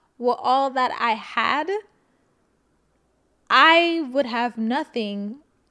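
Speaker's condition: No condition

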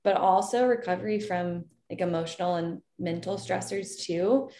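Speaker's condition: No condition

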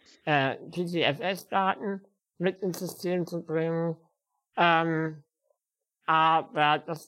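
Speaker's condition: Spinal muscular atrophy; physical disability

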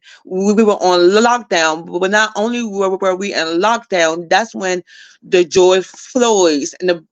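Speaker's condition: Stuttering; repeated sounds, repeated words

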